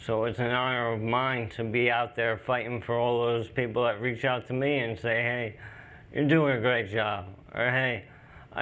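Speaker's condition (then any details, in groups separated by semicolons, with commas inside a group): ALS; still able to speak, dry mouth while speaking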